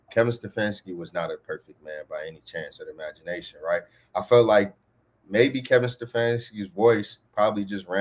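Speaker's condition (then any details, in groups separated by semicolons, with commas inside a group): No condition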